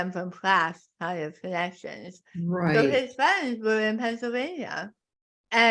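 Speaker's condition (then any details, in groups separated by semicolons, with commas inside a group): Tongue cancer; voice changed and abnormal, tracheotomy affected speech, past feeding tube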